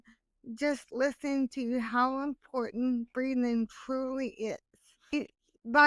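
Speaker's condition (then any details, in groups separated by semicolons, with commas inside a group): Cerebral palsy; hemiplegic, one side affected, birth asphyxia and stroke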